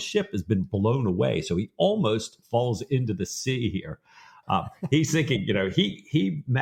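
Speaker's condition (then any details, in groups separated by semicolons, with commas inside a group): No condition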